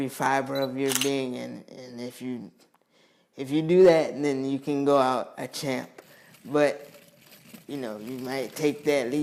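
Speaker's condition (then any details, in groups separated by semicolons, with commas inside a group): Cerebral palsy; affects mobility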